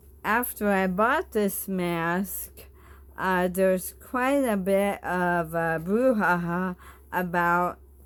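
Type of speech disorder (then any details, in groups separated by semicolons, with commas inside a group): Bulbar dysarthria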